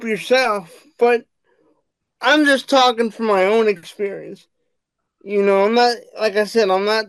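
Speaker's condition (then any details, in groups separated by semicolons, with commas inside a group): Cerebral palsy; wheelchair bound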